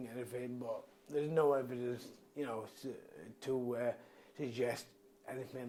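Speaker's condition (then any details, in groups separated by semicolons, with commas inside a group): Motor neurone disease; slurred speech, worsening every week or two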